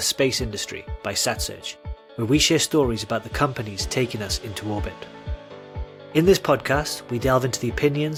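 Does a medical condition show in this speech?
No.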